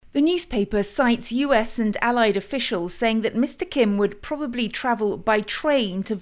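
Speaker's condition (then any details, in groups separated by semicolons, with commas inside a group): No condition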